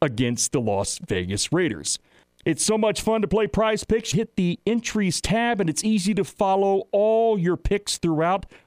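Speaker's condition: No condition

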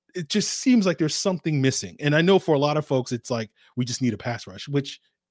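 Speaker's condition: No condition

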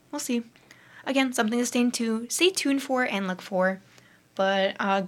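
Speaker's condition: No condition

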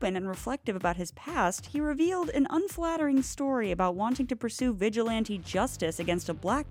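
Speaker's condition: No condition

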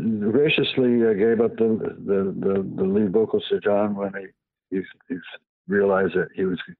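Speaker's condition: Parkinson's; past cancer

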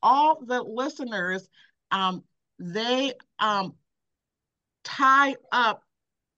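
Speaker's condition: Aphasia after stroke; seeing a therapist

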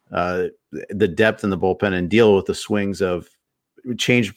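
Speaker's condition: No condition

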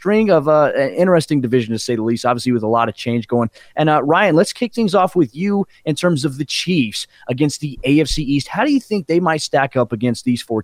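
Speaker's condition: No condition

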